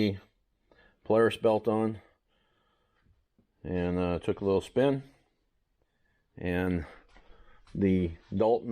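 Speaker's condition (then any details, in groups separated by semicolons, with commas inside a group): No condition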